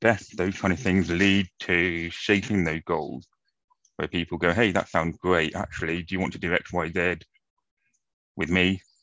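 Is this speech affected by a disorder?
Yes: profound deafness, acquired from meningitis; profound deafness from meningitis at age 1.5, hearing aids in childhood, later cochlear implant with rehabilitation.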